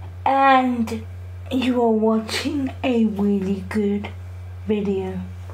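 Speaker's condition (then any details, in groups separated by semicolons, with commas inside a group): Cerebral palsy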